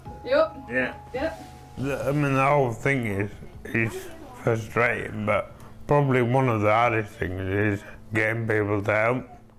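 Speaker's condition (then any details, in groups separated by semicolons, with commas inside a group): Motor neurone disease; three years after diagnosis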